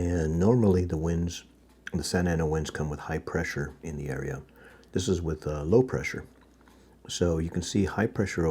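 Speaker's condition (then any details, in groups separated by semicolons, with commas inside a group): No condition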